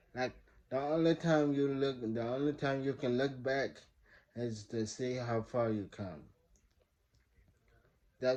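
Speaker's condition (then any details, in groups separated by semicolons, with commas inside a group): Traumatic brain injury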